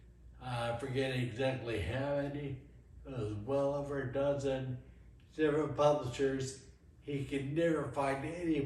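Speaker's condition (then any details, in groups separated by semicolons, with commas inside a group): Friedreich's ataxia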